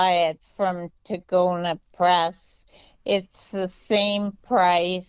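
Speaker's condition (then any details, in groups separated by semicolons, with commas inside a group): Multiple sclerosis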